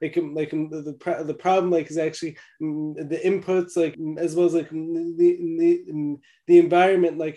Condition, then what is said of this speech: Stuttering. Please be a little patient in the end, in the beginning, I should say, because you'll see there is a little bit of stuttering, but he gets into a pretty good groove